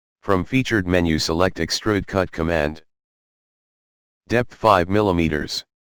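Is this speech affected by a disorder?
No.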